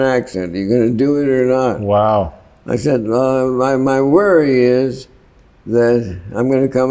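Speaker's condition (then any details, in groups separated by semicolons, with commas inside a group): Parkinson's; worsening, often debilitating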